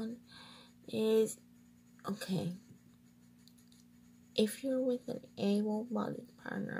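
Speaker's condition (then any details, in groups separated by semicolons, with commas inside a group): Cerebral palsy, triplegia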